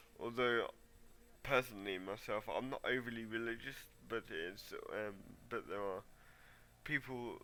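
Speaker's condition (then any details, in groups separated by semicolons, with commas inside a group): Cerebral palsy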